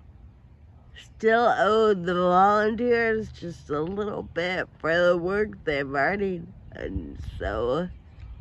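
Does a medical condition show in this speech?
Yes: Friedreich ataxia, severe.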